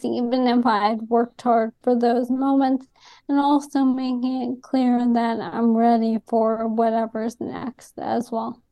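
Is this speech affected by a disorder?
Yes: ALS; diagnosed by elimination over multiple years by Dr. Neil Snyder, Columbia University, atypical young woman; diagnosed within about past year, on the one approved ALS medication since diagnosis, symptom-directed treatments; speech affected by ALS, noticeable on podcasts and shows.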